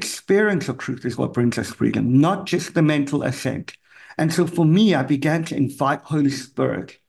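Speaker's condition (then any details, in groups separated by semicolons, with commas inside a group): Cleft palate; congenital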